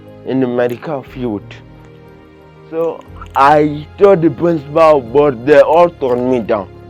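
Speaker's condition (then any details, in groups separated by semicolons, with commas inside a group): Cerebral palsy, severe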